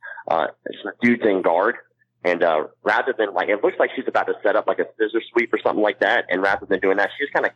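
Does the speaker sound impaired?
Yes: cleft palate; congenital cleft palate.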